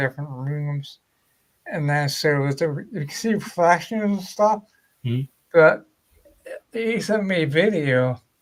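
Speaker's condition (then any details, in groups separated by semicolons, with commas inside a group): Ataxia; may slur speech, may sound drunk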